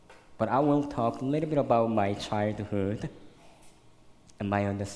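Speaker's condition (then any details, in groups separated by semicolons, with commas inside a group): Cleft lip and palate, severe; born in Korea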